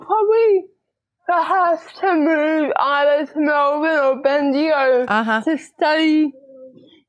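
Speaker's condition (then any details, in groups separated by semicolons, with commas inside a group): Cerebral palsy; spastic diplegia, both legs affected, hands mildly affected, found not developing properly, early intervention therapy; speech a bit odd, typing easier, computer full-time for schoolwork since grade one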